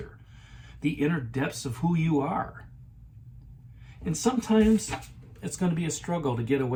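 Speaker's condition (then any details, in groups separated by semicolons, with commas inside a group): No condition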